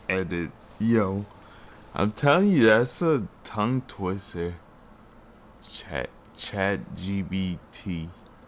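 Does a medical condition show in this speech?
Yes: multiple sclerosis.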